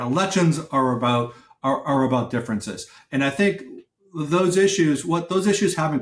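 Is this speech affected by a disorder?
No.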